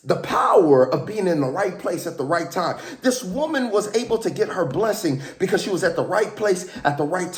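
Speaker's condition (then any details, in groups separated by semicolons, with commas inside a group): No condition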